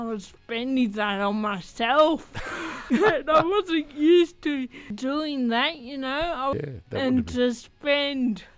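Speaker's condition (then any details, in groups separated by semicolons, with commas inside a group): Athetoid cerebral palsy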